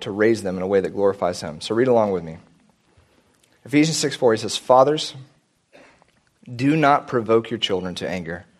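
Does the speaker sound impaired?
No.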